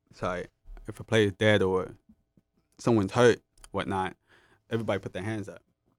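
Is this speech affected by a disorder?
Yes: hard of hearing, gentamicin-induced hearing loss; hearing loss caused by Gentamicin, right ear profound near deaf, left ear moderate, wears hearing aids; hears little without them, relies on lip reading, masks hinder understanding; speech therapy due to hearing loss.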